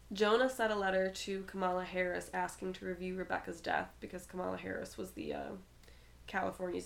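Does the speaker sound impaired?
No.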